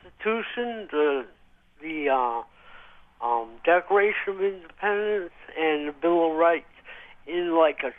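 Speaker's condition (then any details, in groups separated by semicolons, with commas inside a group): Stroke; stroke 2 years ago, currently disabled; caller fears being hard to understand since stroke, host hears him loud and clear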